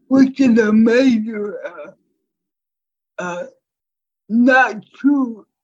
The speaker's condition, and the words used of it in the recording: Cerebral palsy. Instead of asking me, because they feel like if I got a speaking impairment, I must have a cognitive disability as well.